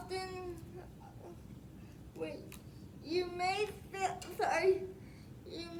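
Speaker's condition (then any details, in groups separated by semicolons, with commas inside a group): Spastic quadriplegic cerebral palsy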